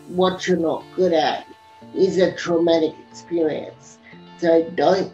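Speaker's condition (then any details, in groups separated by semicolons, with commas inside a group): Severe cerebral palsy; severe spastic quadriplegia, both arms and legs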